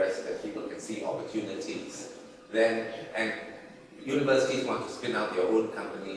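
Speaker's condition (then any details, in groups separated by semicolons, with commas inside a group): No condition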